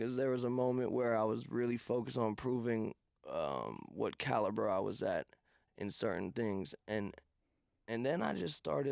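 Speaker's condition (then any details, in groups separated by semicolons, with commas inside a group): No condition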